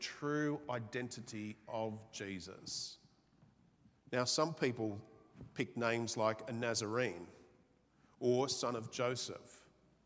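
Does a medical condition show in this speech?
No.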